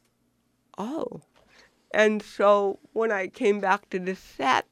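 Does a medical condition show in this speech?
Yes: cerebral palsy; relearned walking.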